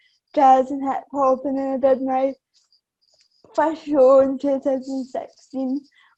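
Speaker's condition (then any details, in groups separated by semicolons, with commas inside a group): Cerebral palsy; affects balance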